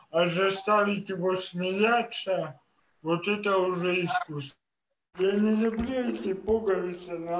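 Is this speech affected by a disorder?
Yes: cerebral palsy.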